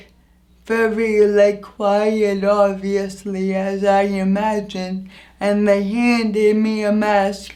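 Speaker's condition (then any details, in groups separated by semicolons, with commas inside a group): Anoxic brain injury; anoxic, 23 minutes without oxygen, service dog for balance; about three years since injury; injury affects voice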